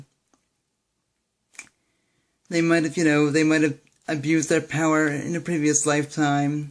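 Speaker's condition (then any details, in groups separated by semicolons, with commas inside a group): Cerebral palsy; speaks fast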